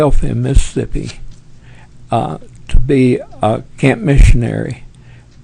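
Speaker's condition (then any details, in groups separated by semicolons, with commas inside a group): Parkinson's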